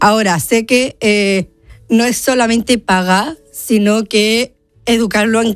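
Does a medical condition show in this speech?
Yes: Down syndrome; present from birth, mother told during pregnancy; adult, 30 years old.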